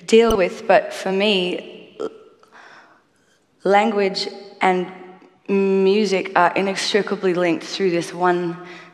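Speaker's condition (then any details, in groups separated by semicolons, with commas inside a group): Stutter; lifelong stutter, not outgrown by adulthood, singing a common therapy for speech disorder; age 28, uses smooth character voice to hide stutter in interviews; jaw and tongue muscles tense, effortful speech, no stutter when singing; blocks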